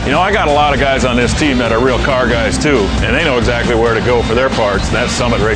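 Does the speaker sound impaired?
No.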